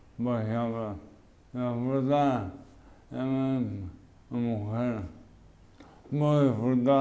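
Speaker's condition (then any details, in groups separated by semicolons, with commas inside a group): Amyotrophic lateral sclerosis; speech onset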